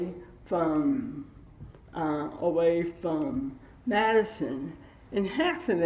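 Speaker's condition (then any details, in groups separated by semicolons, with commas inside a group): Cerebral palsy with dystonia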